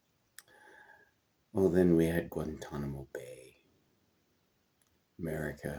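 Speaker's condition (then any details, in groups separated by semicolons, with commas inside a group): No condition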